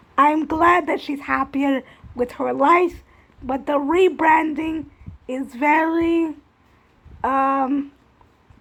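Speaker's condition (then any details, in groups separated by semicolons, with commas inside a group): Cerebral palsy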